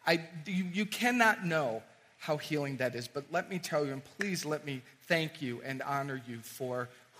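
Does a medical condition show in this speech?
No.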